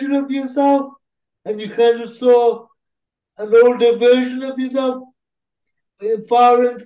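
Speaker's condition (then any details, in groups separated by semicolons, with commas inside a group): Cerebral palsy; uses a wheelchair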